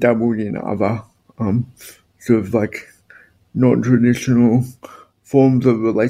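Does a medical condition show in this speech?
Yes: spastic quadriplegic cerebral palsy; all four limbs affected, purely physical, no intellectual component, motorized wheelchair as main mobility aid.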